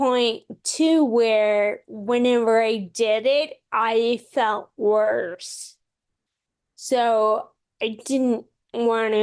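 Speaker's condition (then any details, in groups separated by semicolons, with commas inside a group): Friedreich's ataxia; progressive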